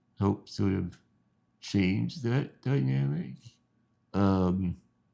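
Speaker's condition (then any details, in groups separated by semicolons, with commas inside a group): Spinal muscular atrophy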